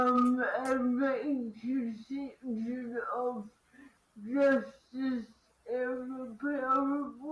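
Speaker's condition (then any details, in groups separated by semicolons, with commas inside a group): Cerebral palsy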